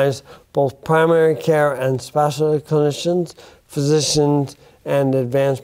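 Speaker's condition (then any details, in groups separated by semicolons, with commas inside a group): Bulbar onset ALS; affects speech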